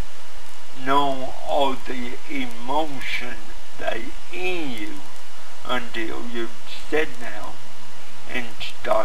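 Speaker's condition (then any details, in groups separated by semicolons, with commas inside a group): Cerebral palsy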